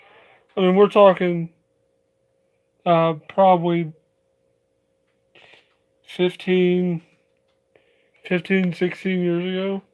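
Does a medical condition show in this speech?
Yes: cerebral palsy.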